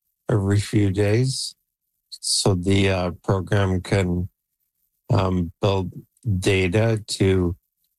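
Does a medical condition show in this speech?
Yes: ALS; Neuralink N1 brain implant, Toronto Western Hospital trial, voice banked through 11 labs, age 48; implant received about 3 months ago, controls computer by thought, communicating by computer; voice declining, expects soon to lose ability to talk, plans Neuralink-driven 11 labs AI voice.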